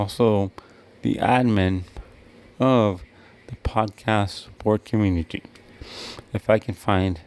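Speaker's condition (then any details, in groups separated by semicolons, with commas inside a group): Cerebral palsy; wheelchair user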